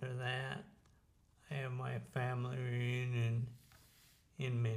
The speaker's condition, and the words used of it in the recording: ALS (motor neuron disease). This crippling disease has already taken some of his speaking ability.